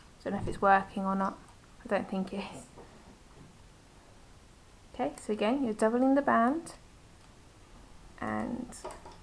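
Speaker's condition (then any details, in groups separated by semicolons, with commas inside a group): No condition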